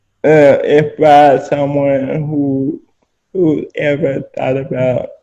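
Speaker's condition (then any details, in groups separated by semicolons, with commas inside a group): Spastic quadriplegic cerebral palsy; lives independently, much therapy in childhood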